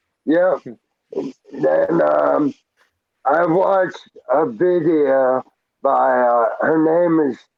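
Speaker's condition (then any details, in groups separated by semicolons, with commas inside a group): Traumatic brain injury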